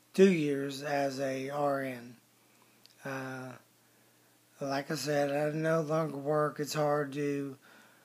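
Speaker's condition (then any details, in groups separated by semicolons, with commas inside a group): ALS; onset right hand and wrist weakness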